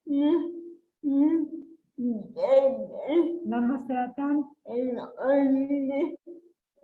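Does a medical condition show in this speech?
Yes: cerebral palsy; since birth.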